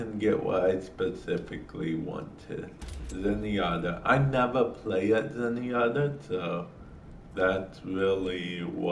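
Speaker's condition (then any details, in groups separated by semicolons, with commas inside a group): Cerebral palsy; speech intermittently affected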